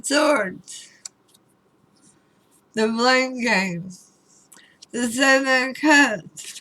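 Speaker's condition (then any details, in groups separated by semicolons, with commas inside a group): Throat cancer radiation damage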